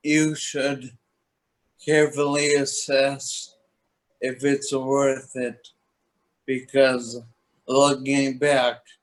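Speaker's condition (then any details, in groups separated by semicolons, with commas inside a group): Toxic leukoencephalopathy, locked-in syndrome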